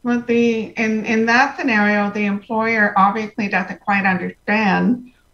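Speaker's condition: Profound hearing loss, congenital

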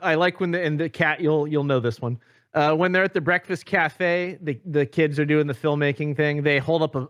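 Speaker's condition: No condition

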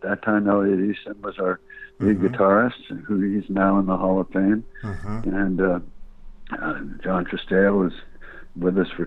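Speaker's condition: Parkinson's disease

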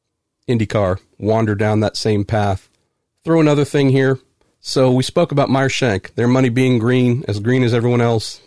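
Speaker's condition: No condition

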